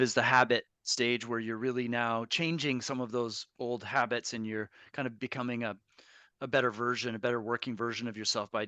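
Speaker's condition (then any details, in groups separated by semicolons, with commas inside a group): No condition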